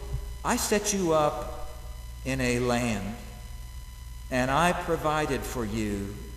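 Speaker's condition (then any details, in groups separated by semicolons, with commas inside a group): No condition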